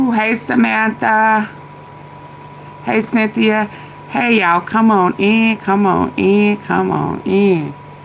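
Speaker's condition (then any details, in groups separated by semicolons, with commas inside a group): No condition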